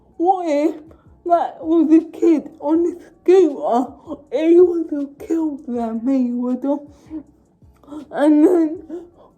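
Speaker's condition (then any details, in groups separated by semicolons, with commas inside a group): Cerebral palsy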